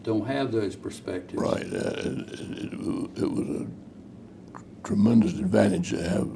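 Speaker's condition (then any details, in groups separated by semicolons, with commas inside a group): Parkinson's disease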